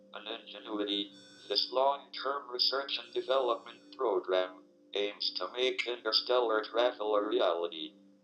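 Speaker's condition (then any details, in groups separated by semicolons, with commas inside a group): ALS, speech-generating device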